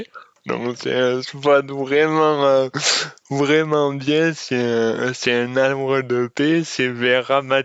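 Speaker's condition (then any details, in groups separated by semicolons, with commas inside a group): Dystonia; speech disorder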